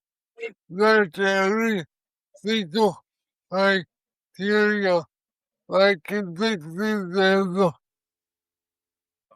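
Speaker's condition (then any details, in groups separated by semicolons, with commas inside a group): Cerebral palsy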